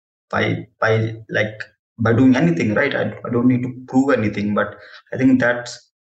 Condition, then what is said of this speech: Stuttering. Otherwise, I was able able to uh, hide my hide my stammer most of the time, but sometimes it was out, and uh, that was uh, that was